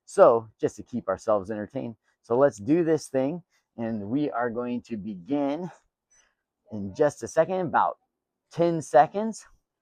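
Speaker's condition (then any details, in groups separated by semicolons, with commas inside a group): No condition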